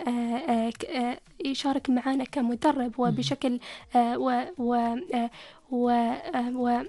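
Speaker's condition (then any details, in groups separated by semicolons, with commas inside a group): Stuttering; says needs extra time when speaking, way of speaking may sound different; repeated sounds, repeated words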